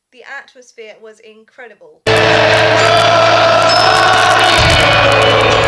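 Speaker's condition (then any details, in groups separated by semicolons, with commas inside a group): No condition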